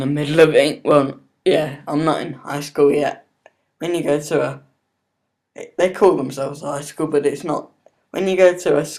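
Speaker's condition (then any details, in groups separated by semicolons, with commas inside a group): Cerebral palsy; not fully independent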